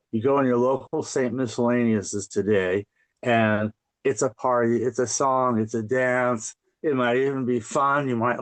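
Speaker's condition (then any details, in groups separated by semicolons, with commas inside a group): No condition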